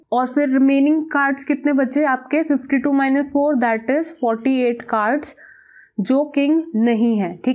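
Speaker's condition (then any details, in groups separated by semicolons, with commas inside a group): No condition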